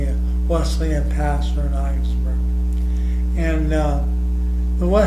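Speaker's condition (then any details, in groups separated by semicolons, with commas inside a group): ALS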